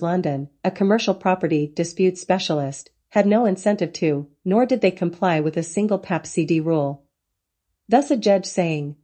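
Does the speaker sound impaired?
No.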